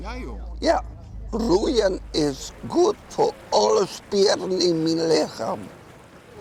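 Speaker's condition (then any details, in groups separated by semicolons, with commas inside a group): Acquired brain injury; serious accident at young age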